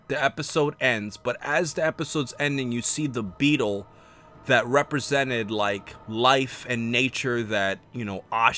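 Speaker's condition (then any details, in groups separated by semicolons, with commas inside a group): No condition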